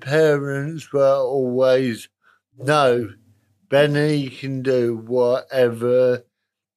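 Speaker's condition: Cerebral palsy, moderate; spastic

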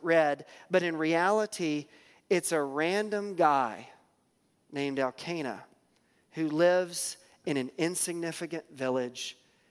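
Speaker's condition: No condition

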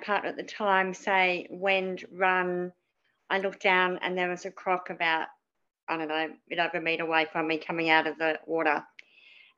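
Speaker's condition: Cleft palate; spoke differently as child, lots of childhood speech therapy, c for communication skills in primary school

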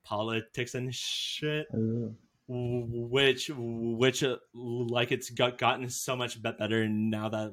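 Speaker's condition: Stuttering; varies day to day with bad talking days, called not a disability but annoying; massive pauses, little breaks in speech; repeated sounds, repeated words, prolonged sounds

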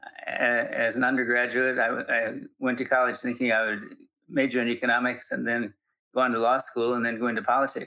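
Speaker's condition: Parkinson's; still teaching and speaking publicly

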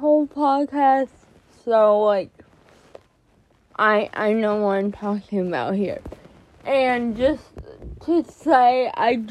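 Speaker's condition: Cerebral palsy; more jerking in class

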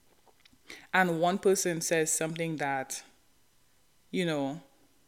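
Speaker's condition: No condition

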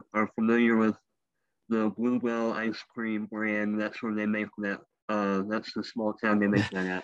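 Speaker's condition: Cleft lip and palate; elective leg amputations

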